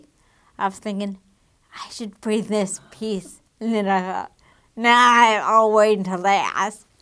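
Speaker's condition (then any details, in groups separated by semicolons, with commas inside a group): Damaged diaphragm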